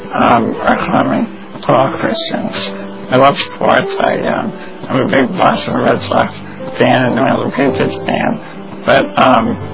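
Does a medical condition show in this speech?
Yes: spinal muscular atrophy; congenital, progressive muscle weakness, bedbound since early 20s, no hand movement, tracheostomy about 10 years ago; permanent stomach feeding tube, liquid diet, trach suctioning when lungs congested; dependent on voice for everything, uses voice recognition computer.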